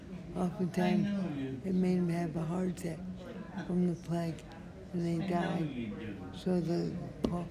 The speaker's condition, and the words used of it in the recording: Brain injury. But I had a traumatic brain injury. I'm sorry. That's why I talk funny.